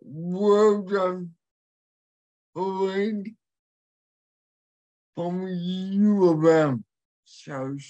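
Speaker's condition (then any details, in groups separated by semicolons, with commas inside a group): Cerebral palsy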